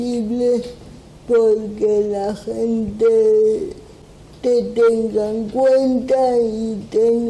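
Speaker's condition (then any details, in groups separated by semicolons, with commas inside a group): Cerebral palsy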